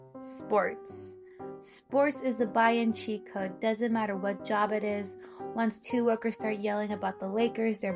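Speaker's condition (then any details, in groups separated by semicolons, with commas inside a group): No condition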